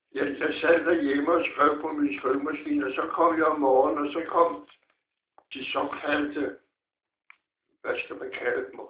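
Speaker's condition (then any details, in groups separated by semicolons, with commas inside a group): Parkinson's disease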